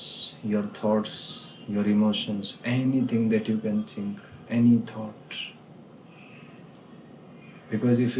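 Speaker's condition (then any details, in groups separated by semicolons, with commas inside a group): No condition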